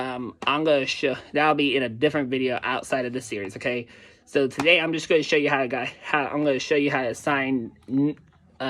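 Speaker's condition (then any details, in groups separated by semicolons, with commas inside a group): No condition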